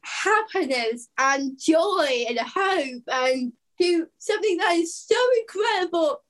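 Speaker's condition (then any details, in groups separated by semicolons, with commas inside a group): Down syndrome; extra chromosome, 17 years old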